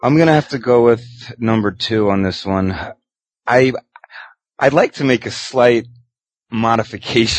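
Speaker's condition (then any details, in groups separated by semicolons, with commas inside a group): Stuttering; others judge whether stuttering or not; repeated words, prolonged sounds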